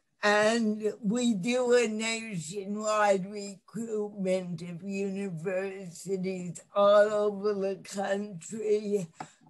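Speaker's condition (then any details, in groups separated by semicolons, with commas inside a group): Cerebral palsy; lifelong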